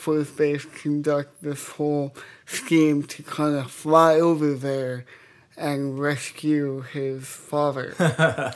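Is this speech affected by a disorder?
Yes: cerebral palsy; congenital, entire left side affected, left eye, foot and hand; taught self to move left hand, finger mobility developed through years of guitar playing; speech affected.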